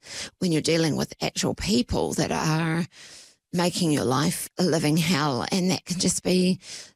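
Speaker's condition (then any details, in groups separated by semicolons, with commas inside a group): Voice disorder; voice audibly affected at time of recording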